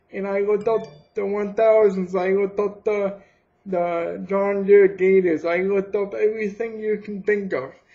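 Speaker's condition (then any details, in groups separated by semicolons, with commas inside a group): Cerebral palsy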